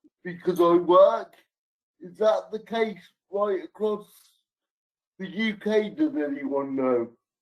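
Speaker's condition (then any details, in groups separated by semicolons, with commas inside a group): Cerebral palsy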